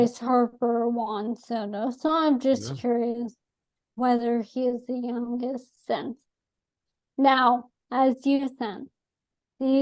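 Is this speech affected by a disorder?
Yes: ALS; atypical case.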